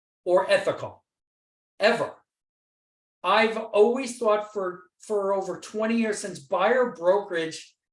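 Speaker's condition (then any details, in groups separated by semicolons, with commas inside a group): No condition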